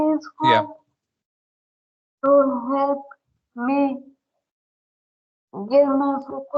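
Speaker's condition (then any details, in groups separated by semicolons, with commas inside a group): Brain injury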